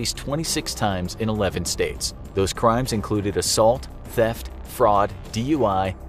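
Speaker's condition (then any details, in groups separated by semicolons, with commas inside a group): No condition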